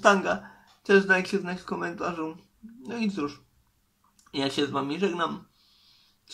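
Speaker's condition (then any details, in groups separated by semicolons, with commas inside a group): Cerebral palsy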